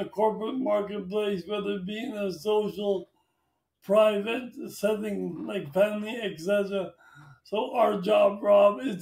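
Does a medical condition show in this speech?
Yes: traumatic brain injury.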